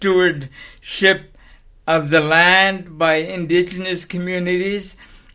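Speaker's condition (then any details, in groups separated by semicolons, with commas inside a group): Cerebral palsy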